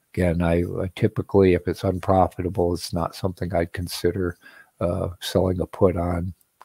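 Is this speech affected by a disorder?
No.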